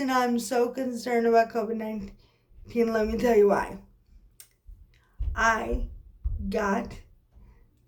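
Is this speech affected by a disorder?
Yes: cerebral palsy.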